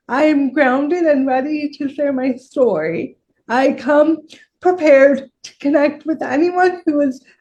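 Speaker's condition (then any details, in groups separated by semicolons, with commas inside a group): Cerebral palsy; shaky voice, worse when nervous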